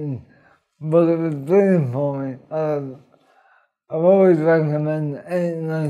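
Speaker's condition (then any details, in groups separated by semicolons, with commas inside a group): Motor neurone disease; lung function and breathing checked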